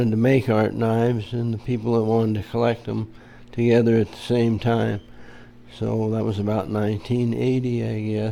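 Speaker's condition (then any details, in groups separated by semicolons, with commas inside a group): Parkinson's disease; managed, under control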